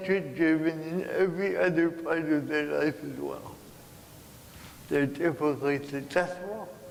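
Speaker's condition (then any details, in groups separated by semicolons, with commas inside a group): Cerebral palsy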